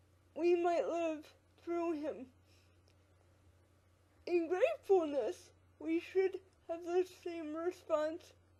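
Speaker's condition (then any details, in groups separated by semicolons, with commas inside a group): Quadriplegic cerebral palsy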